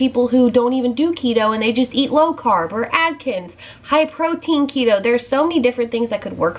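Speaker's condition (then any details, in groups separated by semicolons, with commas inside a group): No condition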